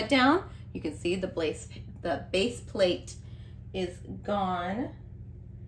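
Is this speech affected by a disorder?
No.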